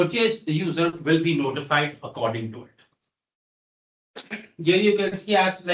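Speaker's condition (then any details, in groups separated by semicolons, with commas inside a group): No condition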